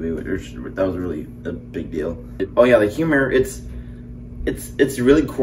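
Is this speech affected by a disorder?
No.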